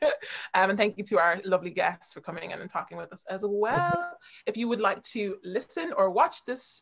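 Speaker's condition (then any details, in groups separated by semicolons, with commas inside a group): No condition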